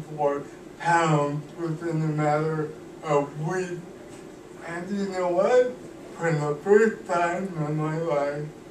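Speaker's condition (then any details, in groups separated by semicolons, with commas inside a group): Cerebral palsy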